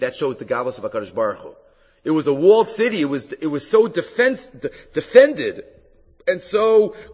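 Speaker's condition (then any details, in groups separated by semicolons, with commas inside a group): No condition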